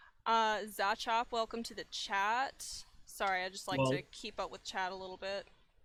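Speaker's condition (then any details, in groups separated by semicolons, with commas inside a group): No condition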